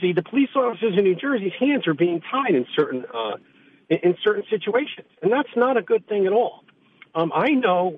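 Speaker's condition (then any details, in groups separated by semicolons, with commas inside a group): No condition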